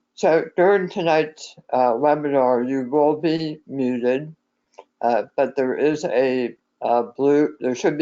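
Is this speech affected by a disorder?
Yes: head and neck cancer; severe difficulty swallowing.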